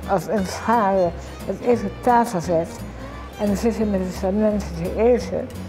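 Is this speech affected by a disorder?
Yes: tongue cancer; can only eat completely smooth pureed food.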